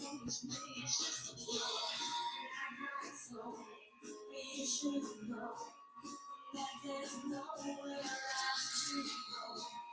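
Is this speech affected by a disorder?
No.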